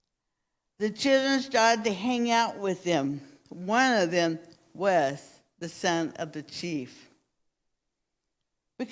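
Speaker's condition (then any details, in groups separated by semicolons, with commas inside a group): Cerebral palsy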